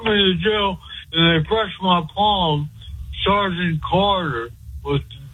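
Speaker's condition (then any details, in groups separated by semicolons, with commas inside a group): Speech impediment; cause unclear, stabbed by girlfriend and hit on head with ashtray years ago; usually hard for host to understand, understood better than ever during this call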